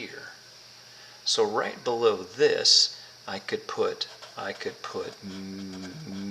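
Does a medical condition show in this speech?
No.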